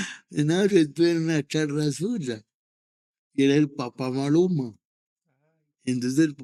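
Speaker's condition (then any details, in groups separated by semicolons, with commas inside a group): Cerebral palsy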